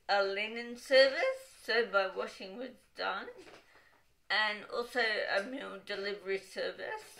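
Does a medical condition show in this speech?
Yes: cerebral palsy; wheelchair user.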